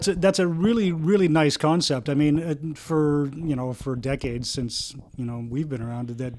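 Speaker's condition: No condition

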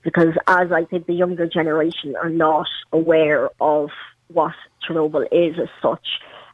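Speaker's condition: Cleft palate; congenital

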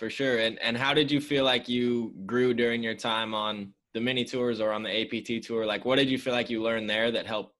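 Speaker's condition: No condition

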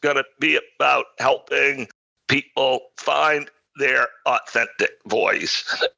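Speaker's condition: Spasmodic dysphonia; adult onset

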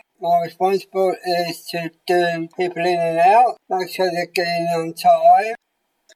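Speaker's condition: Down syndrome; congenital, present since birth

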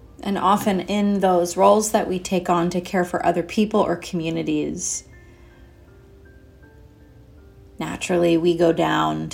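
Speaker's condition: No condition

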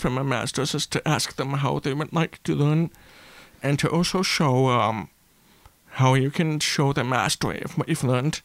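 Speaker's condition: Deafness; brown cochlear implant on side of head, once damaged by water from hose and repaired

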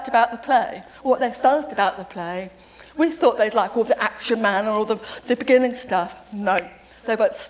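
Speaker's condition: Deafness; deaf since age seven

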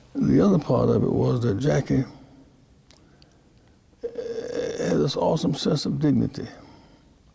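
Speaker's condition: Parkinson's disease; recent diagnosis, dopamine medication four times daily, physical and occupational therapy, big stretches, exaggerated movements

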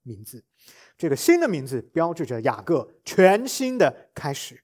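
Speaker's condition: No condition

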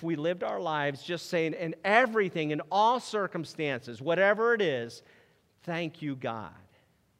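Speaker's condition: No condition

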